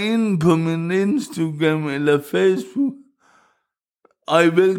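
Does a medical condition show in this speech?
Yes: cerebral palsy; wheelchair user, first recorded as mentally retarded before cerebral palsy diagnosis.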